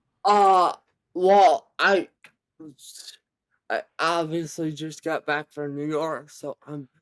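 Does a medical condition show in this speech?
Yes: cerebral palsy; present from birth, severe.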